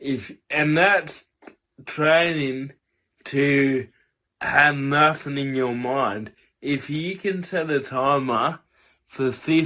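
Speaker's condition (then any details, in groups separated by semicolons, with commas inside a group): Cerebral palsy; from birth, tight muscles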